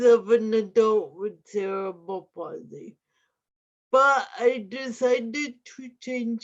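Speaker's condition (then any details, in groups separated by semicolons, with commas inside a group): Cerebral palsy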